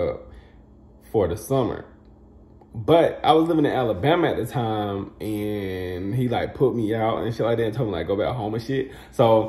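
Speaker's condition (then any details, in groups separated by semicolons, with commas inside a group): No condition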